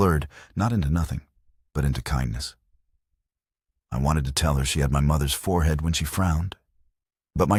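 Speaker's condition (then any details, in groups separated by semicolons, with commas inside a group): No condition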